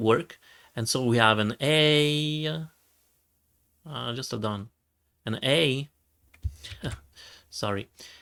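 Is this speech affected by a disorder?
No.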